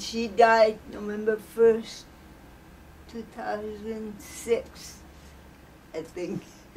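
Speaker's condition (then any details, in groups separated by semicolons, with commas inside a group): Cerebral palsy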